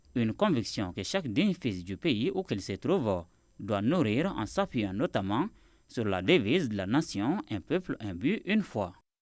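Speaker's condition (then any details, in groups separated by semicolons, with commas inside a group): No condition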